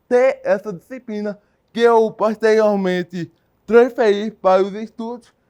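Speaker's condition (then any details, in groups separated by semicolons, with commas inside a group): Cerebral palsy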